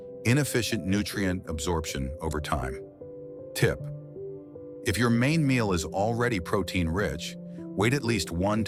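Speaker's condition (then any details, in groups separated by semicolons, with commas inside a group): No condition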